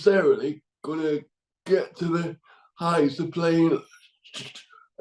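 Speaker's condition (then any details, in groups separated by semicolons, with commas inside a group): Cerebral palsy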